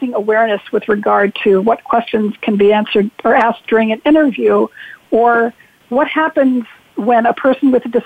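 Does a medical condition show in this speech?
No.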